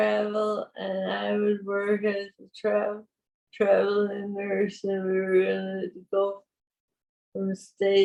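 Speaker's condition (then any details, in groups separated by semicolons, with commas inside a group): Parkinson's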